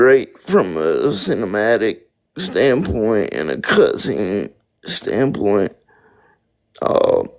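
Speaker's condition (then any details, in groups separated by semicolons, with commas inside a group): Spastic quadriplegic cerebral palsy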